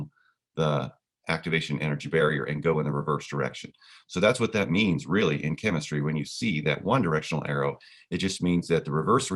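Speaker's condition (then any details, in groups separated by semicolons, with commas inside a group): No condition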